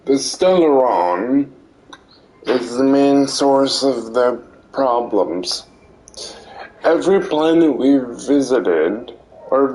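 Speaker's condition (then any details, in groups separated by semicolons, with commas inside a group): Cerebral palsy; limbs affected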